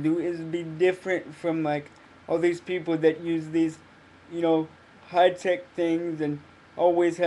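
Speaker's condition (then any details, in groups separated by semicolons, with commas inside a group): Cerebral palsy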